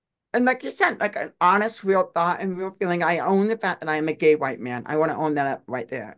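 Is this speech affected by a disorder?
Yes: deaf; sign language user; uses own voice, difficulty pronouncing unfamiliar names.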